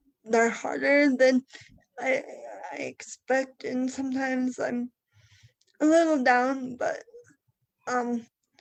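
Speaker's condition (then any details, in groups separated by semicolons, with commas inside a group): Cerebral palsy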